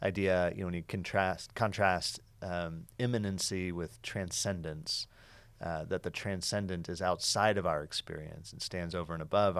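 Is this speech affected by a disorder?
No.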